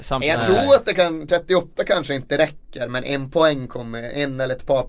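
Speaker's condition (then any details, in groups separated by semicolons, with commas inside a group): No condition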